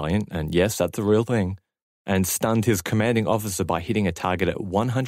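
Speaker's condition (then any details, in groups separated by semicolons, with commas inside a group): No condition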